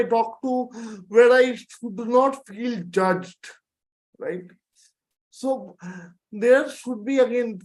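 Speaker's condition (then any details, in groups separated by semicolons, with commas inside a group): Cerebral palsy; from birth, four major surgeries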